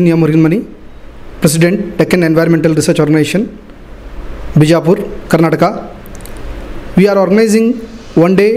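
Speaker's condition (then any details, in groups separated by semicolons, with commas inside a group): No condition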